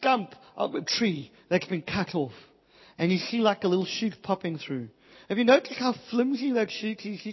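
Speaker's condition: Cleft palate, Pierre Robin syndrome

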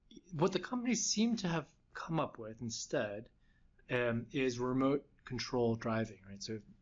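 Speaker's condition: No condition

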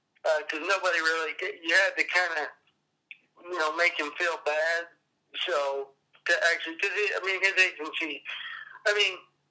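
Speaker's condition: Cerebral palsy; appearance likened to Parkinson's

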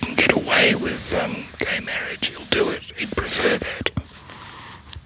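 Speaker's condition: Laryngectomy, voice prosthesis

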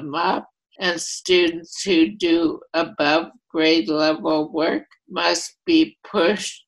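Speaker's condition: ALS, primary lateral sclerosis; voice affected

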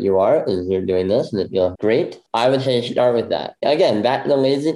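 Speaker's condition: Bilateral cleft lip; congenital bilateral

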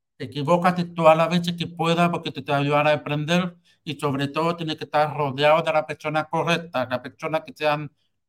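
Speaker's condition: Hearing loss with cochlear implant; cochlea dead

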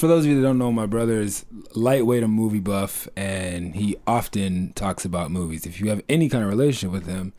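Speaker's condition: No condition

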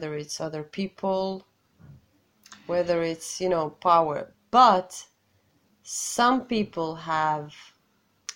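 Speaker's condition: No condition

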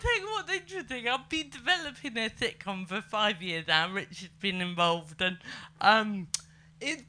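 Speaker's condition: Cerebral palsy; slow walking, poor handwriting; slow to reach stage, sits on plinth on stage; able to speak and move

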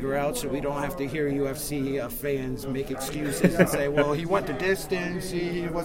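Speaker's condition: No condition

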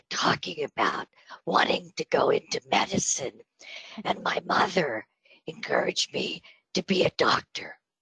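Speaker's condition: Spasmodic dysphonia; on Botox treatment

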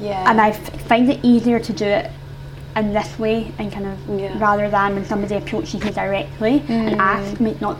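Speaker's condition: Isolated cleft palate; age 26, near end of cleft treatment

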